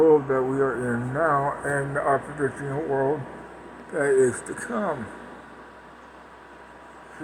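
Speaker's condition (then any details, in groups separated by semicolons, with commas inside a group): Parkinson's; speech impediment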